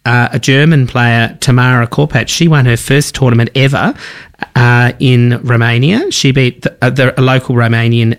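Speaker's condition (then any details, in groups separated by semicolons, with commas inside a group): No condition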